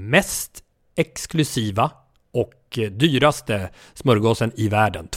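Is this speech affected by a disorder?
No.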